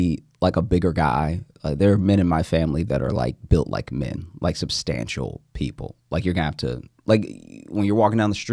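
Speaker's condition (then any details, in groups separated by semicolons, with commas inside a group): No condition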